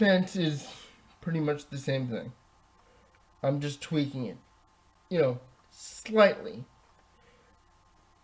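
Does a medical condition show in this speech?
Yes: cerebral palsy, spastic diplegia.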